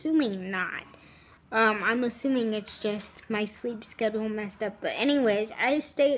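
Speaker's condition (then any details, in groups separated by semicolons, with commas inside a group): Spastic quadriplegic cerebral palsy; has speech despite expectations otherwise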